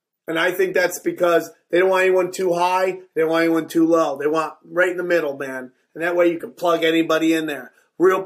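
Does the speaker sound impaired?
No.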